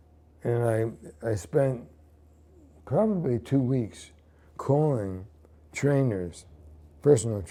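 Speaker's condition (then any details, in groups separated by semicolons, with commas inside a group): Parkinson's disease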